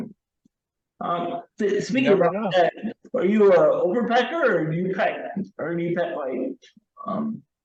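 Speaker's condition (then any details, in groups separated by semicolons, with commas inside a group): Cerebral palsy; wheelchair user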